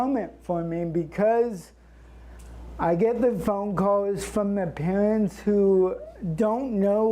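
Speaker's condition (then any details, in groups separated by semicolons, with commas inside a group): Cerebral palsy; since birth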